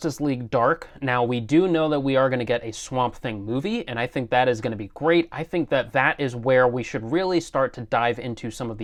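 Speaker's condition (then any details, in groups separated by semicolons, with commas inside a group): No condition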